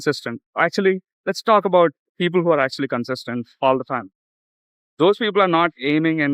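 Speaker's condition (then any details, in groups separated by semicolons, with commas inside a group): No condition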